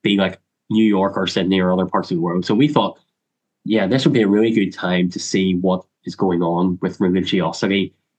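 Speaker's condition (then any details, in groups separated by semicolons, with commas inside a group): Cleft lip and palate; congenital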